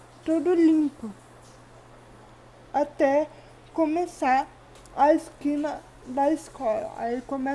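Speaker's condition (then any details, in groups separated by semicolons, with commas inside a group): Cerebral palsy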